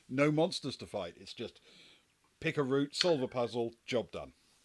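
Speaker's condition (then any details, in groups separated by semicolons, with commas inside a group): No condition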